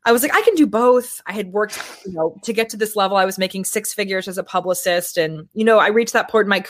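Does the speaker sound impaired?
No.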